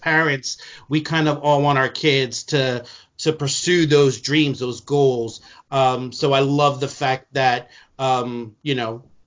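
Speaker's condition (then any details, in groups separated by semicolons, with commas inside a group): No condition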